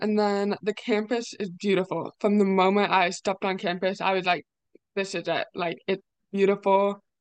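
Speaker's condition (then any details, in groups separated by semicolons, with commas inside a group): Deafness; deaf or hard of hearing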